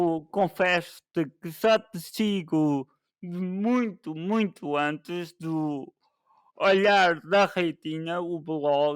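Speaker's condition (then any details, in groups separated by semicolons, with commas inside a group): Cerebral palsy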